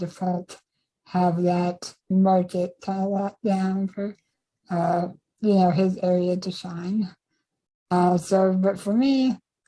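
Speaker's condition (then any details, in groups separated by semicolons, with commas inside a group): Spinal muscular atrophy type 2; type 2, limbs affected, contractures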